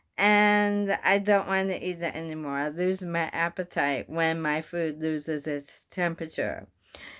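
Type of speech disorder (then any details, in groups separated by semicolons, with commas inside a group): Bulbar dysarthria; bulbar onset ALS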